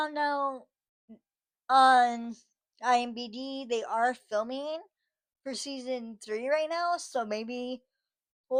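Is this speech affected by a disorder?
Yes: cerebral palsy, spastic.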